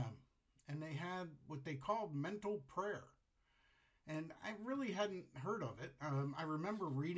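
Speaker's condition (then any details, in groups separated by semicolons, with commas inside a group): No condition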